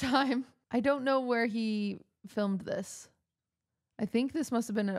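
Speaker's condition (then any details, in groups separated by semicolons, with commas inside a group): No condition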